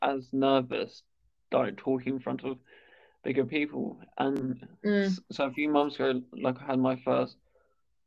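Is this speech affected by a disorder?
Yes: stammer; mild rather than severe; very conscious of stammer while talking about it; worse on work-from-home days and when tired, better with more talking, fluctuates fluent to quite bad; here prolonged sounds.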